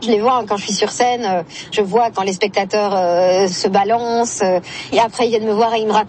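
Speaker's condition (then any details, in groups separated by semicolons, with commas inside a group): No condition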